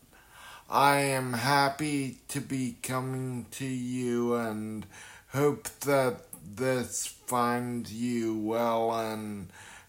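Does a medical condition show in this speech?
Yes: traumatic brain injury; traumatic brain injury about 38 to 39 years ago; slower speech due to brain injury.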